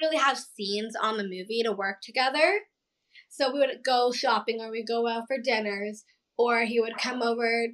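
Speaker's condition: Down syndrome; past speech therapy

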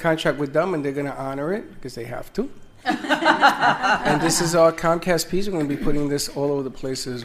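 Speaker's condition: No condition

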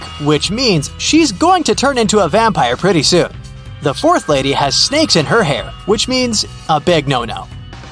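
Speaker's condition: No condition

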